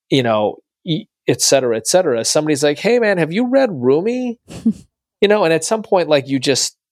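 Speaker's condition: No condition

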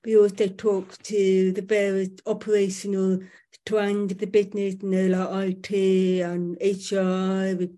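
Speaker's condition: Profoundly deaf, born profoundly deaf; profound deafness from birth, lip reading main communication, some British Sign Language (BSL), not fluent; relies on lip reading, needs people facing and speaking normally, no over-enunciating or shouting

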